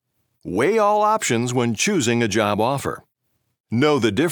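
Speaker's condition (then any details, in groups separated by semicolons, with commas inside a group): No condition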